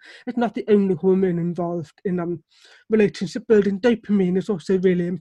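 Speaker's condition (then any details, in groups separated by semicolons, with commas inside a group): Deafness; relies on lip reading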